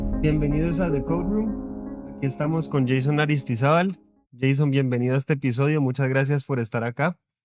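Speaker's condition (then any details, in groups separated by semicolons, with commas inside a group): No condition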